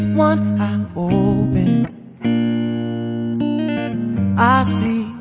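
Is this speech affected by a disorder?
No.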